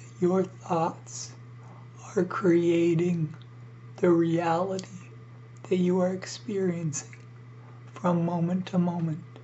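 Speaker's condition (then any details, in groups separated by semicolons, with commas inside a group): ALS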